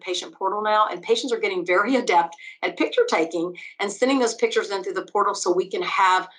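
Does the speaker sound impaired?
No.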